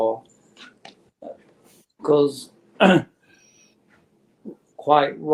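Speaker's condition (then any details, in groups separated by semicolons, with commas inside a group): Motor neurone disease; terminal, no cure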